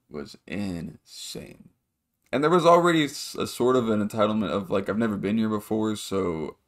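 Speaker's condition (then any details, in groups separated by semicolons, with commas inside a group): No condition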